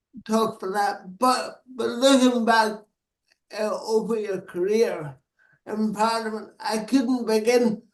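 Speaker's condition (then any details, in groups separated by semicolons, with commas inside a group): Cerebral palsy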